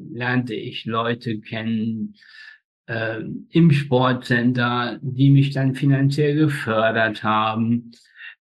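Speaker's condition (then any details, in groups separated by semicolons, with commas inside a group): Spastic tetraparesis; all four limbs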